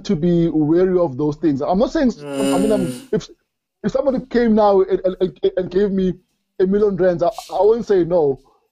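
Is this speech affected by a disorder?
Yes: stutter; stutter since childhood, grew up with it, never outgrew it; bit of a stutter, audibly battles it while talking, milder than few years ago; severe in school, school speech took whole period, avoided speaking careers, disliked call-center job due to stammering; here repeated sounds, repeated words.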